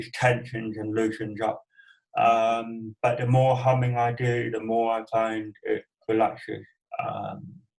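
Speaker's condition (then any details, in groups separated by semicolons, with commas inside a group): Cerebral palsy; from birth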